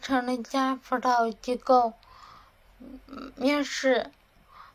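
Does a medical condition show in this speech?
Yes: cerebellar atrophy, hereditary; cannot manage stairs or go out alone since COVID.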